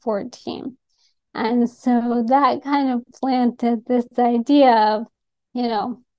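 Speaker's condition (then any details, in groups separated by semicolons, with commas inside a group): ALS; noticeable on podcasts and shows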